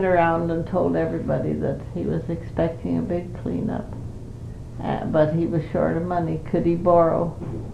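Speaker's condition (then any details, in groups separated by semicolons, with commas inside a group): Parkinson's disease; cannot live alone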